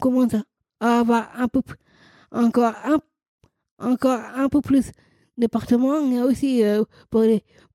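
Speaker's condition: Down syndrome, trisomy 21

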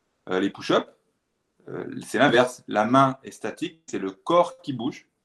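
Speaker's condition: No condition

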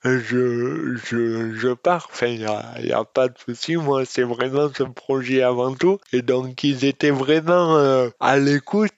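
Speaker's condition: Dystonia; congenital

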